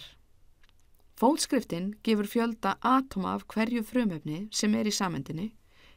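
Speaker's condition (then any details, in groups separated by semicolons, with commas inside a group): No condition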